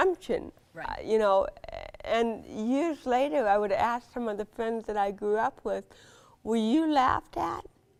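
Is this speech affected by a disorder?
Yes: cerebral palsy.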